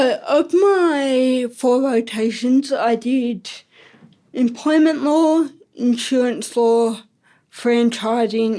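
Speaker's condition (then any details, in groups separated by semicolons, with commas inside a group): Ataxic cerebral palsy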